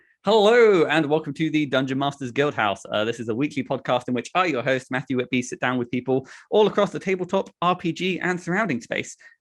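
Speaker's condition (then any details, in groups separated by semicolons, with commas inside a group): No condition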